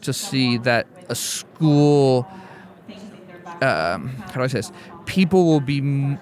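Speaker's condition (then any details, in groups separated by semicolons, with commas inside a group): Stuttering; much worse in childhood; milder than in childhood; prolonged sounds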